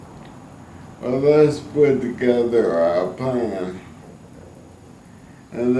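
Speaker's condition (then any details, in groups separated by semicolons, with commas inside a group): ALS; spasticity main symptom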